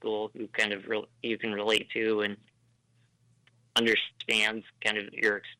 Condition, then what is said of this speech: Muscular dystrophy. So my cadence might be slightly different, but it works well for me.